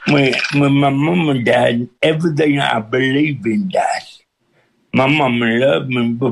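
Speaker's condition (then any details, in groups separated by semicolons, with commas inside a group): Cerebral palsy with speech impediment; John Hayes feared nobody could understand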